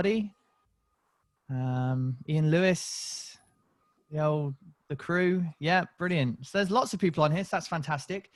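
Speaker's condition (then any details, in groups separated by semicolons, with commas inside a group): No condition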